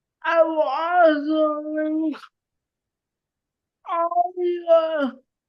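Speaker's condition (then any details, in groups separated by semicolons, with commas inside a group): Cerebral palsy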